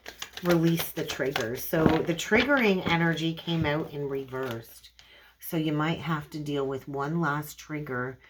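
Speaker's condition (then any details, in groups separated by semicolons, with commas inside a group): No condition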